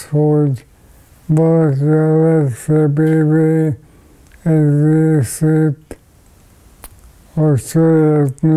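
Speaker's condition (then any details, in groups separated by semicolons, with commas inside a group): ALS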